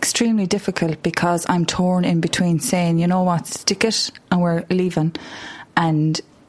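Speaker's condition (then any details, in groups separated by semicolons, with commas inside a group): No condition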